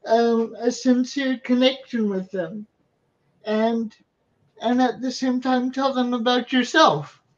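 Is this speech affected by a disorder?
Yes: cerebral palsy; wheelchair user, physical therapy; undiagnosed problem over past year and a half, on seven medications including pain medication.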